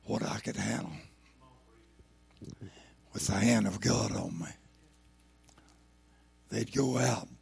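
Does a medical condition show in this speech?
Yes: throat cancer, lost vocal cord.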